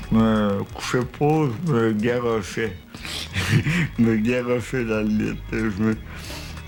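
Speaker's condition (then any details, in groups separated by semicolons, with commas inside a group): Cerebral palsy; present from birth; 37 years since onset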